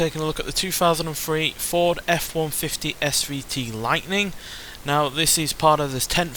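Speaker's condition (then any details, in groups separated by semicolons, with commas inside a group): No condition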